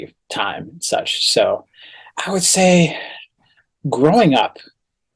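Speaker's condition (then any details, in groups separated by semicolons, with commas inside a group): No condition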